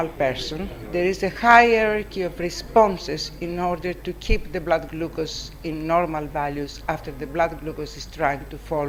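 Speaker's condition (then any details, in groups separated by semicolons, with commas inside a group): No condition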